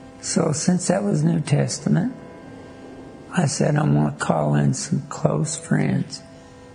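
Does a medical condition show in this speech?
Yes: ALS; wheelchair user; diagnosed 5 years ago.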